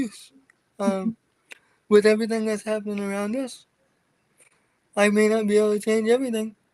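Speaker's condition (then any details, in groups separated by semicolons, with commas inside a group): Cerebral palsy; from birth, wheelchair user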